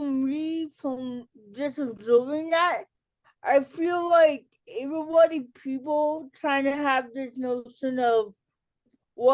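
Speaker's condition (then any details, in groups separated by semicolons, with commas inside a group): Cerebral palsy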